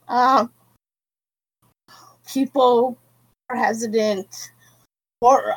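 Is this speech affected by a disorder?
Yes: cerebral palsy; quadriplegic.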